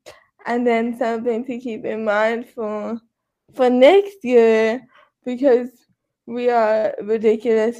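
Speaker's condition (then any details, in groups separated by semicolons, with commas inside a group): Cerebral palsy; quadriplegic, wheelchair user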